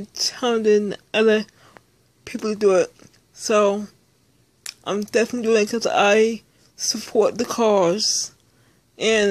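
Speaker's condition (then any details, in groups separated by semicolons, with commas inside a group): Speech impairment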